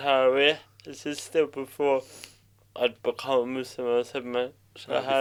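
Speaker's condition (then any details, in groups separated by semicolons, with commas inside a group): Cerebral palsy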